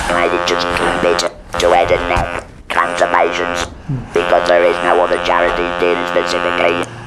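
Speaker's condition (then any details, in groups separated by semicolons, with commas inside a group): Laryngeal cancer with laryngectomy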